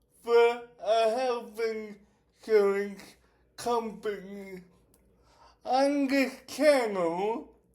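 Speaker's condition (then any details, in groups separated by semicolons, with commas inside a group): Cerebral palsy; affects speech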